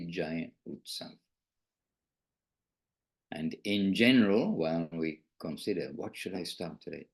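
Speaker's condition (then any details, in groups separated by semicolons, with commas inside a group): No condition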